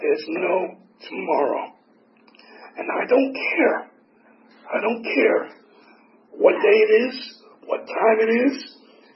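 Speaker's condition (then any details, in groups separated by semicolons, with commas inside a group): Tracheotomy; tracheotomy for 4 years, 8 surgeries; tracheotomy still in place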